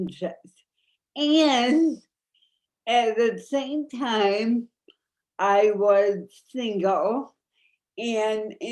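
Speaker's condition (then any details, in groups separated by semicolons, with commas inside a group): Cerebral palsy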